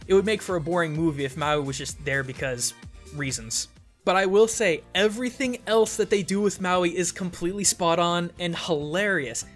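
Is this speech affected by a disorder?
No.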